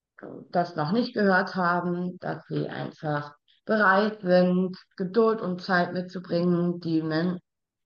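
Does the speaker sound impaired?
Yes: Down syndrome; BUK signing-supported communication used heavily in early childhood through family.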